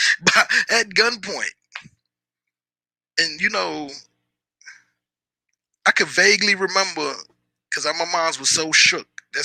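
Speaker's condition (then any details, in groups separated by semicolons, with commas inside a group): No condition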